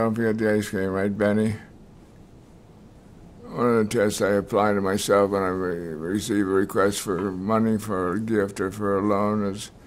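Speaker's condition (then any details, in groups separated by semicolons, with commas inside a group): Multiple sclerosis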